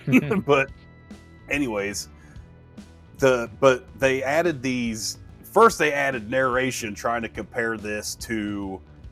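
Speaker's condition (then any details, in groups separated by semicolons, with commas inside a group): No condition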